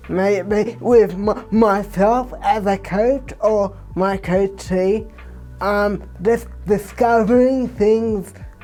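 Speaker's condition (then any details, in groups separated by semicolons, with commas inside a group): Cerebral palsy; from birth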